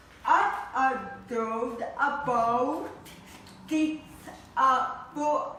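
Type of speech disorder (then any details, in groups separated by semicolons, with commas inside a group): Apraxia of speech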